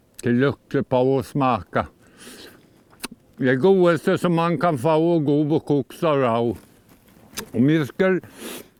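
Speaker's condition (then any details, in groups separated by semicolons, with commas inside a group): Tongue cancer, partial tongue removal; partial tongue removal surgery; diagnosed 7 years ago; voice permanently changed, relearned speaking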